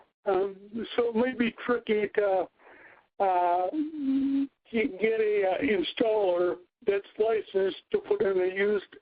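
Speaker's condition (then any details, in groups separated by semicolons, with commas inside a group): Cerebral palsy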